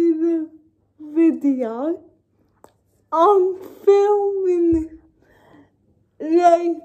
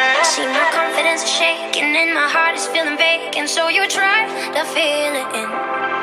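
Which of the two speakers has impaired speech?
The first: cerebral palsy; uses feeding aid.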